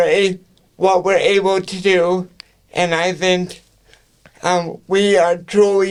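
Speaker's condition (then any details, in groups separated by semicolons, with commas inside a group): Cerebral palsy; speech affected to an extent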